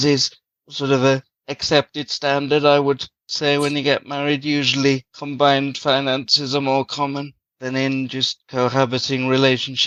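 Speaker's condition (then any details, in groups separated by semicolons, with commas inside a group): Cerebral palsy; from birth, very premature birth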